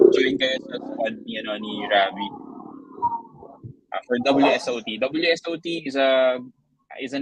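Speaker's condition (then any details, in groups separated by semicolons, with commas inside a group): No condition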